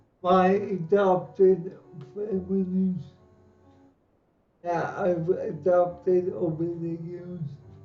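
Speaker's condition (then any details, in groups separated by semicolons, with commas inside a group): Cerebral palsy; lifelong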